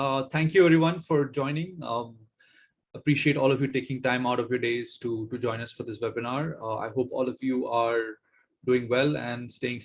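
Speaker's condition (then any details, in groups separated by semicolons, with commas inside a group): No condition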